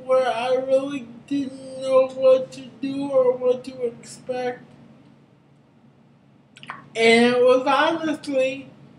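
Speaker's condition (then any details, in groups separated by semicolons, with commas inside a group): Cerebral palsy; brain injury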